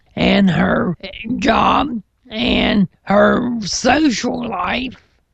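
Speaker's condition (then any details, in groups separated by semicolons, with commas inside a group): Cerebral palsy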